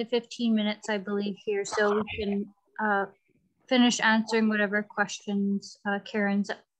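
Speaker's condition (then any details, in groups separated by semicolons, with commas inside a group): No condition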